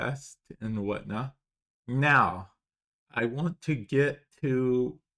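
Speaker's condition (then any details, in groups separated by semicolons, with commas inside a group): Cerebral palsy; speech affected a bit at times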